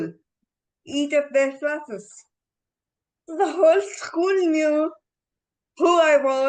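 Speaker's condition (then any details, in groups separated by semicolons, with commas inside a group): Encephalitis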